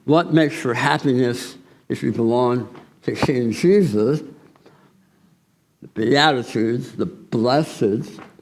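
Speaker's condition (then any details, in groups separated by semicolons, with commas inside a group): Tongue cancer surgery; noticeable diction difficulties, swallowing and saliva problems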